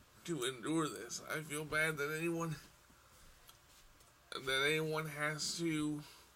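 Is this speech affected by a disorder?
Yes: cerebral palsy.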